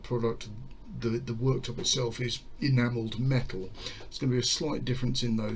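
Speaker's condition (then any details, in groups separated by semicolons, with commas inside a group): No condition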